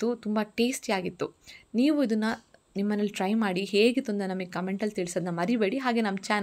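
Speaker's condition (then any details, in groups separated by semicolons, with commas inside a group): No condition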